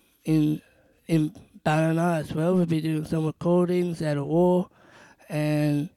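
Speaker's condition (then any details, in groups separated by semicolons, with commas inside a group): Down syndrome; not always understood by others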